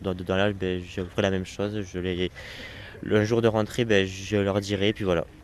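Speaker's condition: Stuttering; onset around age 4-5 after normal early speech, cause unknown, past breathing techniques; persistent stuttering, considered lifelong; worsens with stress, fatigue, irritation, emotions, phone stress, caller mistook stuttering for bad line; repeated sounds

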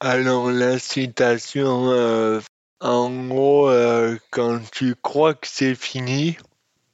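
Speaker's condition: Dystonia; congenital

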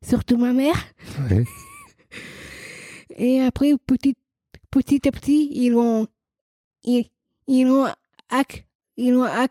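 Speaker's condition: Down syndrome, trisomy 21

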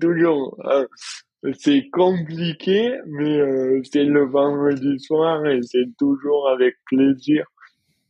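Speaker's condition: Dystonia; more pain before injection

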